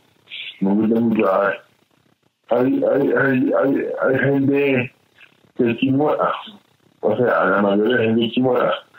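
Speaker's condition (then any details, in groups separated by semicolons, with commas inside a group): Cerebral palsy; from birth, delivery complications, affects movement and speech; great difficulty speaking, noticeable speech difficulty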